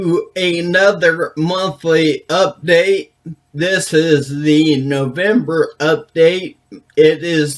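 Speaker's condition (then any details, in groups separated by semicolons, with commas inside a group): Brain injury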